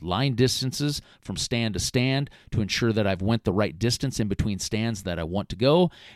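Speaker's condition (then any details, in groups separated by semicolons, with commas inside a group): No condition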